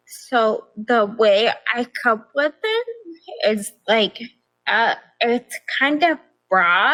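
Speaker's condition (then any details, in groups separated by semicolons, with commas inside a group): Progressive ataxia; balance problems, nerve pain; onset age 26, no treatment; affects speech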